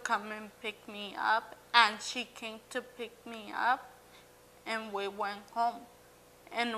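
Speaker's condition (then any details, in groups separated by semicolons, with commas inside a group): Cerebral palsy; acquired at age nine, radiation and chemotherapy; wheelchair user, recent hand muscle and nerve surgery, in therapy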